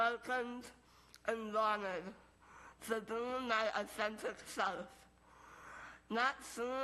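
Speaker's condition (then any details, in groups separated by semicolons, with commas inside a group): Moebius syndrome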